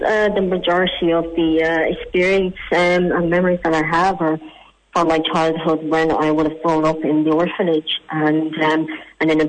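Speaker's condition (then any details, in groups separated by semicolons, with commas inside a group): Cleft palate; congenital, with leg problems, could not eat properly before age 6, over 30 surgeries in Ireland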